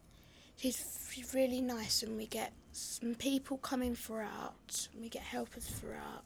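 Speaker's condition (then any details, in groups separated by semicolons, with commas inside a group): Stammer; girl aged 9; prolonged sounds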